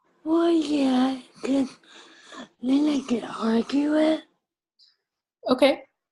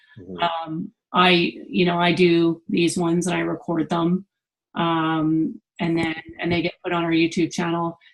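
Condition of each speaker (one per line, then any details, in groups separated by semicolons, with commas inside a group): Cerebral palsy and ataxia; cerebral palsy and ataxia, tracheostomy
No condition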